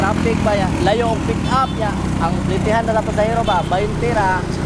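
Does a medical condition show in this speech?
No.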